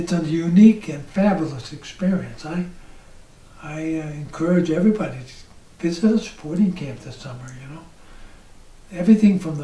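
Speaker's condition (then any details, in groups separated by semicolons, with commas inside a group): ALS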